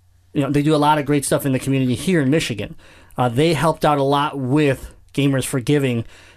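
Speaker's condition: Cleft palate; congenital cleft palate

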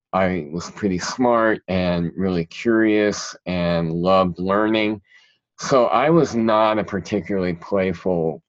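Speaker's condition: Cleft palate; cleft palate and cleft lip

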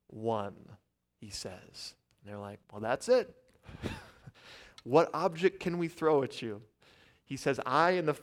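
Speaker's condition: No condition

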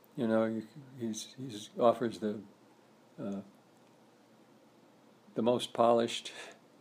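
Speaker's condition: Parkinson's disease; regular yoga practice

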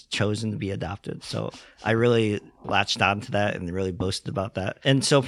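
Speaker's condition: Cleft lip and palate; congenital

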